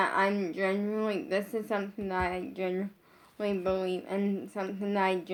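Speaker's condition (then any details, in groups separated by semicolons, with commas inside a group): Brain injury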